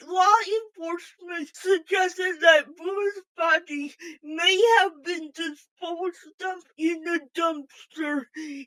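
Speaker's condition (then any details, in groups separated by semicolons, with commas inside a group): Physical speech impairment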